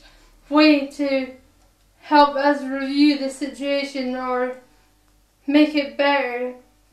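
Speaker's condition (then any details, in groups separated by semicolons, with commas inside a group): Cerebral palsy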